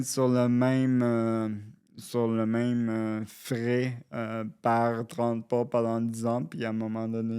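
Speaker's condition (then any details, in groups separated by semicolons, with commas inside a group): Cerebral palsy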